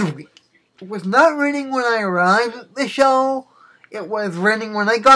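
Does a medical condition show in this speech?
Yes: cerebral palsy.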